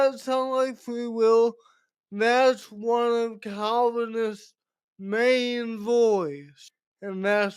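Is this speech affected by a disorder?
Yes: cerebral palsy.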